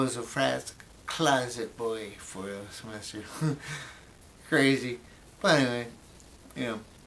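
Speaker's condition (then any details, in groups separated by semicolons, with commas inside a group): Brain injury; memory greatly affected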